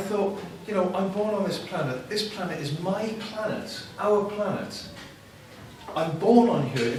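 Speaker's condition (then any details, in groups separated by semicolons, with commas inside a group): No condition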